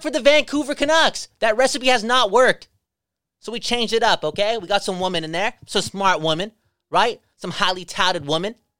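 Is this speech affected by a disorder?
No.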